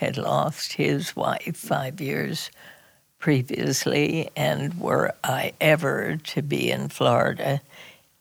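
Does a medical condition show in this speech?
Yes: spasmodic dysphonia; strange, strangled-sounding voice, vocal cords crunch down unnaturally.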